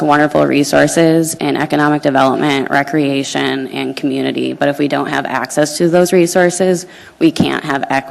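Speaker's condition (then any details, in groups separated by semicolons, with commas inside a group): No condition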